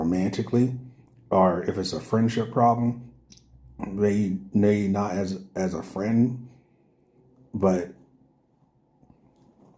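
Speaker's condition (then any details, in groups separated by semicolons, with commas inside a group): No condition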